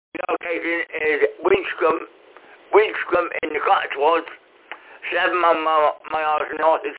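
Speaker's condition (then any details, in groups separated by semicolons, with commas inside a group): Cerebral palsy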